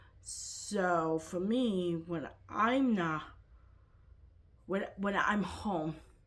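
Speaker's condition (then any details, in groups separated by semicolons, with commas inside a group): Cerebral palsy, quadriplegic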